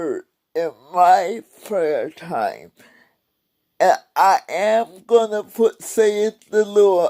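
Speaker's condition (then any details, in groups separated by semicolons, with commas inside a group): Cerebral palsy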